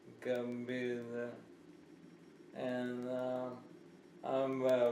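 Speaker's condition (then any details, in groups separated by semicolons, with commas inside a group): ALS; hand onset; uses clicker, lifts and walkers; bulbar speech changes, uses speech generating device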